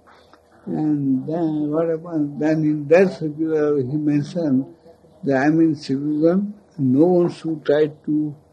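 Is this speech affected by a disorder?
Yes: speech loss after head injury; head injury from car accident, unconscious after accident, speech lost after accident; very difficult to utter words, speech feels heavy; listeners say understandable.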